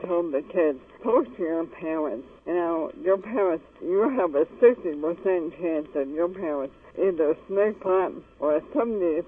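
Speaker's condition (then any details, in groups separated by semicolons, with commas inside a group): ALS; ALS diagnosed 1986, 23 years ago, given 3 to 5 years, major decline in first 3 years, wheelchair user; lost ability to cough, choked on saliva, choking resolved with cannabis, speech improved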